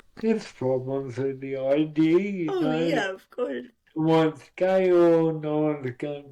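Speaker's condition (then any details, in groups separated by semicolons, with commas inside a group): Cerebral palsy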